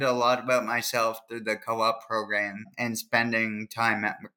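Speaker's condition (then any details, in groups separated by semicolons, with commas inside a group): Cerebral palsy; trouble remembering multiple tasks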